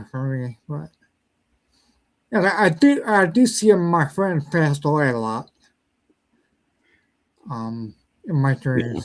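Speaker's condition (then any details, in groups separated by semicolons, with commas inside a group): Cerebral ataxia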